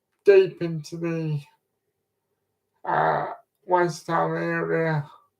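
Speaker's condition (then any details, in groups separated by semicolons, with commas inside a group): Cerebral palsy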